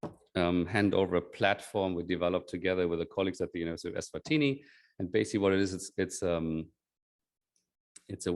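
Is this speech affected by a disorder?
No.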